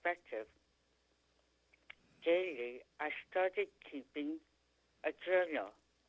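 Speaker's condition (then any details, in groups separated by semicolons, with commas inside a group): Tongue cancer; stage 4 tongue cancer, chronic sore throat symptom, Dr. Oxford removed three quarters of tongue, two surgeries; speaking and eating again after surgery; could not speak, swallow or eat after surgery, feeding tube, now speaks pretty clearly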